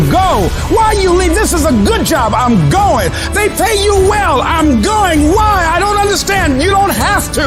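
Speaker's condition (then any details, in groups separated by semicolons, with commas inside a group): No condition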